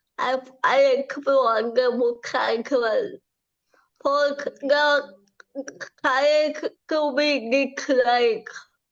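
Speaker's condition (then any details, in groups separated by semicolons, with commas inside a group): Cerebral palsy; from birth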